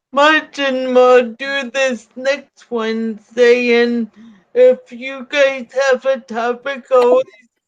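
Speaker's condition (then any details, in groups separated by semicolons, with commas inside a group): Cerebral palsy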